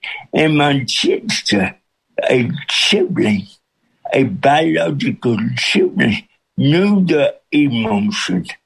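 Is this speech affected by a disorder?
Yes: cerebral palsy with speech impediment; speech impediment since birth.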